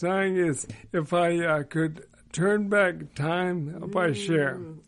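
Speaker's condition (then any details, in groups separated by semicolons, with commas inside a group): ALS; worsening daily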